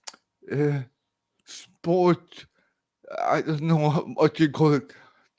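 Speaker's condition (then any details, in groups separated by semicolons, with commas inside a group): Cerebral palsy, severe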